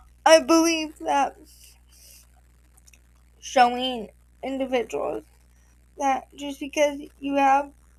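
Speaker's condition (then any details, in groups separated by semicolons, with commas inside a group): Cerebral palsy, spastic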